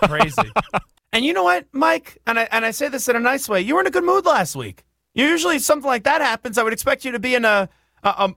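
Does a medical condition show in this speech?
No.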